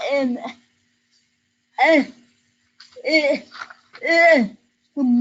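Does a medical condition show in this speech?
Yes: cerebral palsy; present from birth.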